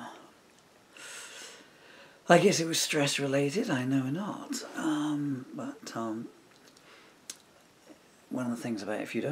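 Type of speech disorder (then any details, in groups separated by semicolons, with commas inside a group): Bulbar dysarthria; progressive bulbar palsy (MND)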